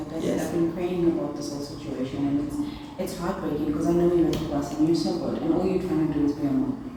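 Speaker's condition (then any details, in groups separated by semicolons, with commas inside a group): No condition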